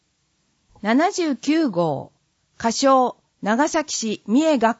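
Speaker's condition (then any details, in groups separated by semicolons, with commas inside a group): No condition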